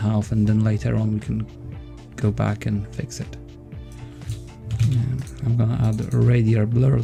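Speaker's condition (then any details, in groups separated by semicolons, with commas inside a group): No condition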